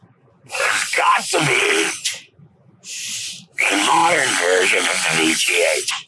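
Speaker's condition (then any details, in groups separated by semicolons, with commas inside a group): Laryngectomy; no vocal cords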